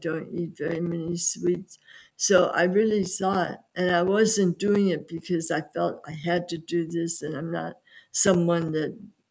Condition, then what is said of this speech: Aphasia. If I'm overly tired, because I have what's called aphasia, and a lot of people have that, and that means that your voice is affected, and you caught on to that right away.